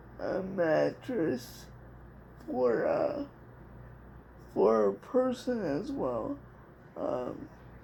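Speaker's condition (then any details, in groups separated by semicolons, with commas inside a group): Cerebral palsy; dystonia in hands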